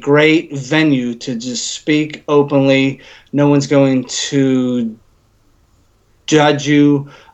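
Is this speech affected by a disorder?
Yes: stuttering; covert stuttering, hidden for years, struggled with speech since early years; went back to speech therapy as adult, now open about stuttering, National Stuttering Association member since 2006; stuttered badly when nervous or anxious, sometimes only mild, avoided speaking roles, chose behind-camera work; here blocks.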